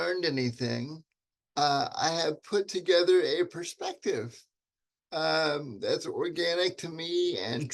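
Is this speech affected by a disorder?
Yes: cerebral palsy.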